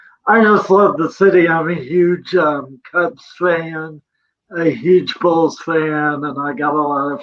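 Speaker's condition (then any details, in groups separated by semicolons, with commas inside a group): Cerebral palsy; present from birth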